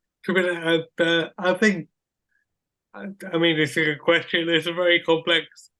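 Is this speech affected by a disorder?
Yes: cerebral palsy.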